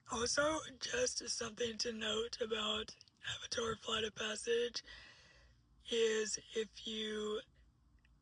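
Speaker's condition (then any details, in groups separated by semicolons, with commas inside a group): Cerebral palsy; uses a wheelchair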